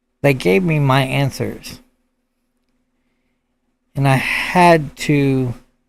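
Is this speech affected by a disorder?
No.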